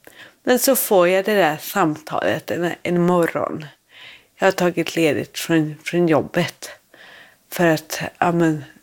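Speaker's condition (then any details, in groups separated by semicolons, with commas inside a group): Cerebral palsy; some balance difficulty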